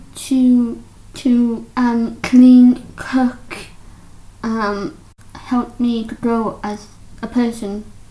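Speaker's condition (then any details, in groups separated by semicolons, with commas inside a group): Deafblindness, profound deafness; no hearing in left ear, limited hearing in right ear; sees some shapes and certain colours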